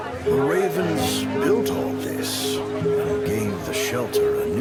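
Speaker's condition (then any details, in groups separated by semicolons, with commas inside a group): No condition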